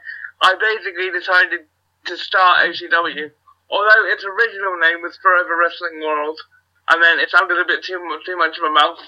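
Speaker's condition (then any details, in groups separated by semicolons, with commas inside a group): Cerebral palsy; wheelchair user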